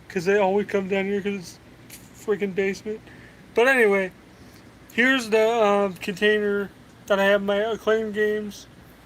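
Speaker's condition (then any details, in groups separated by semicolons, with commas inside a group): Cerebral palsy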